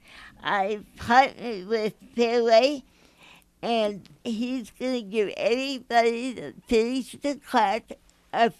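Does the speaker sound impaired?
Yes: mild cerebral palsy; mild cerebral palsy affecting speech; difficult to understand at first, easier once listener adjusts; hard to understand initially, listeners must listen closely.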